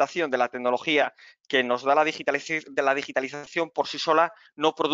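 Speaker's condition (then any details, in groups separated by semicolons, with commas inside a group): No condition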